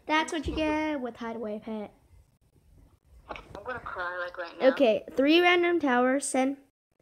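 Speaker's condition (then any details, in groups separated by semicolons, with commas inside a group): No condition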